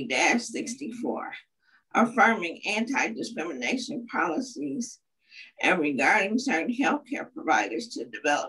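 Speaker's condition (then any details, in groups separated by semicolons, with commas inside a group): Cerebral palsy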